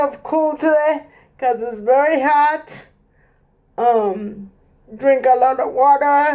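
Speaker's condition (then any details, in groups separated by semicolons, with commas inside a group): Cerebral palsy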